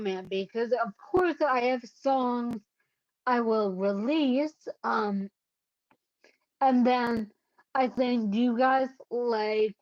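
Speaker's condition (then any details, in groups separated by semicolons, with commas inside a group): Cerebellar ataxia; caused by brain bleed, unsteady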